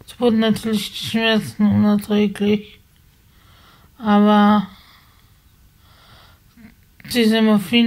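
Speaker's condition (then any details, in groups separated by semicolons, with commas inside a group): Spasticity from birth; multiple sclerosis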